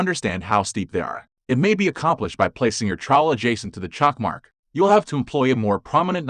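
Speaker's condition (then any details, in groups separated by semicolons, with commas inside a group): No condition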